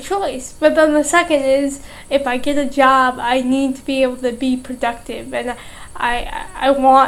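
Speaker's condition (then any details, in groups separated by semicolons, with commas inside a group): Cerebral palsy, mild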